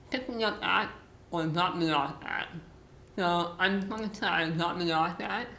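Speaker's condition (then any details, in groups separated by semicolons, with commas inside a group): Muscular dystrophy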